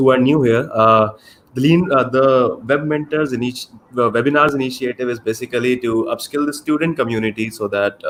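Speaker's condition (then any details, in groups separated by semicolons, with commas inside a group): No condition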